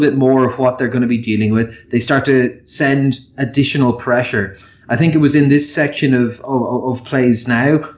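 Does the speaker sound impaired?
No.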